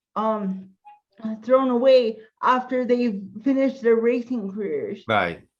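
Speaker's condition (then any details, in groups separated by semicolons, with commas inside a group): Cerebral palsy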